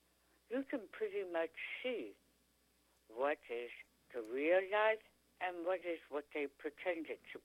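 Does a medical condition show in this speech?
Yes: tongue cancer; speaking and eating again after surgery.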